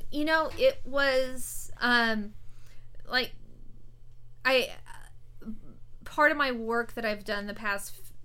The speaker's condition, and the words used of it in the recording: Stuttering. Like, so I would minimize myself and not talk as much because of that.